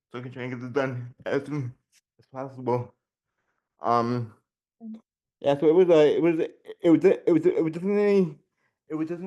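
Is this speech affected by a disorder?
Yes: generalized dystonia; generalized, childhood onset.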